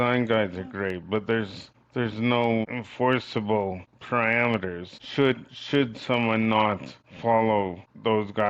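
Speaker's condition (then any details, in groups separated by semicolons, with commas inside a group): Cerebral palsy; from birth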